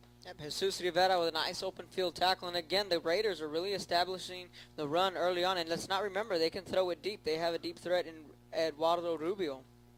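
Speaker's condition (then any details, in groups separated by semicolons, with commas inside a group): No condition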